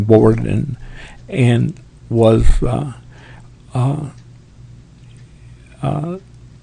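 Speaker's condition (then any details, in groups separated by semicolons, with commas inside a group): Parkinson's; tremors as early symptom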